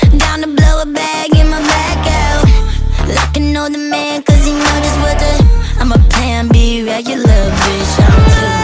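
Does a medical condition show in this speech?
No.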